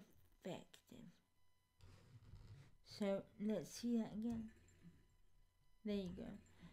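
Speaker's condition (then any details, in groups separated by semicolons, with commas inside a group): Cerebral palsy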